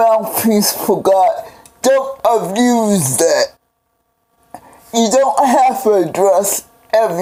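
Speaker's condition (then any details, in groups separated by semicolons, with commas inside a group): Cerebral palsy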